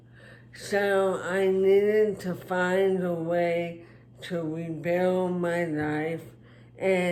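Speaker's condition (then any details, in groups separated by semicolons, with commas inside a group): Traumatic brain injury; car accident, physical limitations; years after injury; speech impairment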